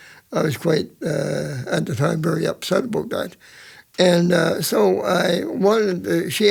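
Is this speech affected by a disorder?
Yes: cerebral palsy; present from birth.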